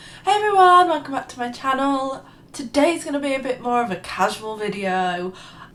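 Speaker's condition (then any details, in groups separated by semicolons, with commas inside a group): No condition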